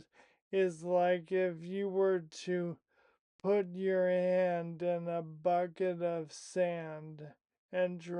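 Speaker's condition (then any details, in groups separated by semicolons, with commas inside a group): Primary lateral sclerosis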